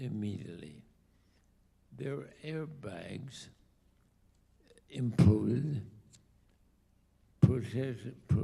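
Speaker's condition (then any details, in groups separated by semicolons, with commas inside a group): ALS; diagnosed about two years ago, late onset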